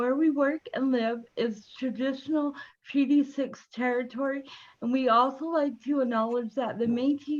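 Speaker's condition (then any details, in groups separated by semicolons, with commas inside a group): Cerebral palsy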